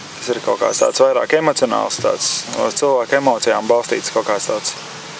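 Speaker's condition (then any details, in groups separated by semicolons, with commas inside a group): No condition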